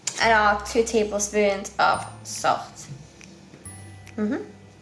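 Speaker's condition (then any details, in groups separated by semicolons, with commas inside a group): No condition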